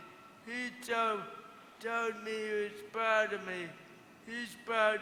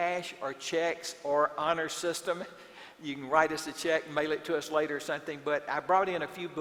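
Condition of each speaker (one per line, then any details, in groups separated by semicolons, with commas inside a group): Cerebral palsy; cerebral palsy from neonatal stroke, right-side paralysis
No condition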